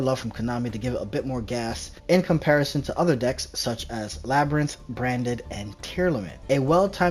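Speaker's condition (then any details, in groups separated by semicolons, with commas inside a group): No condition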